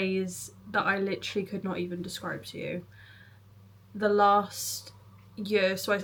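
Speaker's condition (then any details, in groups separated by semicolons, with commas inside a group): No condition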